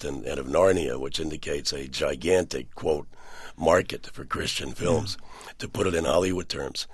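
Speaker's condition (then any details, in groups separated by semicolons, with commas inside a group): Partial laryngectomy for throat cancer, partial (80% of larynx removed)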